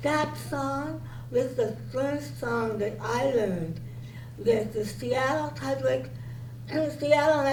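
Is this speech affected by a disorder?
Yes: cerebral palsy.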